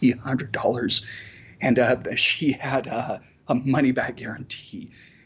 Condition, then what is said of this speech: Spasmodic dysphonia. It's basically whenever you speak, your vocal cords break open. So it sounds really breathy on certain syllables.